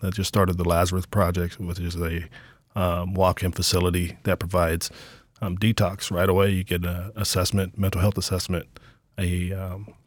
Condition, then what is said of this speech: None; typical speech.